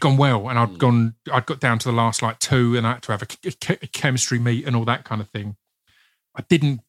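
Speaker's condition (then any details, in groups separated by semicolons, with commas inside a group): Stammer; sticking type, uncontrollable; barely noticeable to most listeners, plans breathing to avoid stammering in acting roles; repeated sounds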